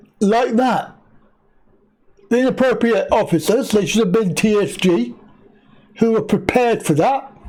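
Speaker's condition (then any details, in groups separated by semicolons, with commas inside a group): Cerebral palsy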